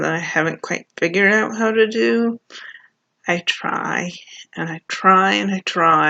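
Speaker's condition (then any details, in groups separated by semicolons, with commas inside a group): Cerebral palsy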